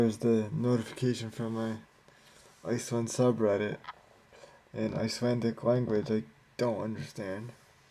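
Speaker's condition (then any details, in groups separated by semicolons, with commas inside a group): Cerebral palsy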